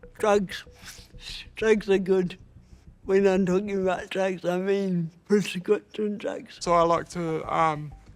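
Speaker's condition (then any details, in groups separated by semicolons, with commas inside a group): Cerebral palsy; right hand slower, less controlled; cannot speak, uses electronic typewriter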